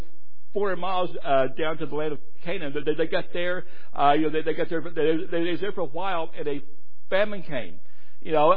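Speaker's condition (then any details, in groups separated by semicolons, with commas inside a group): Stuttering; stutters while preaching, worries about listeners' first reaction; repeated sounds, repeated words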